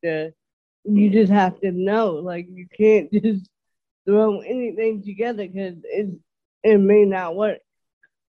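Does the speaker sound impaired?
Yes: dysarthria; speech impediment, milder than typical dysarthria, understandable, working on it, host notes listeners may notice.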